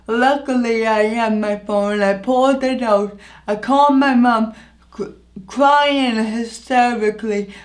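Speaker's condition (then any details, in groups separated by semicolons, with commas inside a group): Anoxic brain injury; injury affects voice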